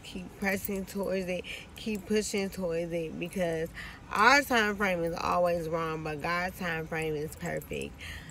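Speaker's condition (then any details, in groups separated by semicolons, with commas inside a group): Cerebral palsy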